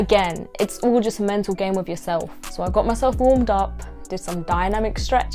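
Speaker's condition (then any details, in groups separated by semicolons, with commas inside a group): No condition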